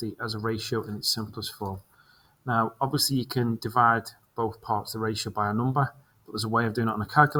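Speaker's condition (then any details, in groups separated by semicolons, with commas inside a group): No condition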